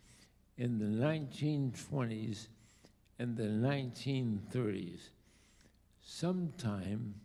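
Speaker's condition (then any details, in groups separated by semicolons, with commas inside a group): ALS; diagnosed about two years ago, late onset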